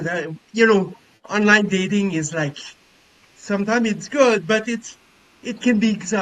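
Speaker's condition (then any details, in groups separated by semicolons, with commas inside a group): Cerebral palsy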